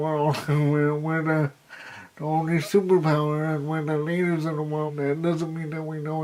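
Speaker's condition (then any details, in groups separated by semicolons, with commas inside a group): Cerebral palsy, spastic, severe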